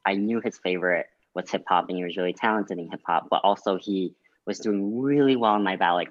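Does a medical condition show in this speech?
Yes: cleft lip and palate.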